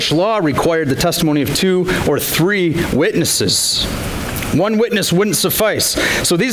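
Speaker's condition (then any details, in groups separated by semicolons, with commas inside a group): No condition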